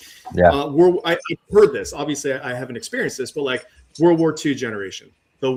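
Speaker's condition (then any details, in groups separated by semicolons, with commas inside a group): No condition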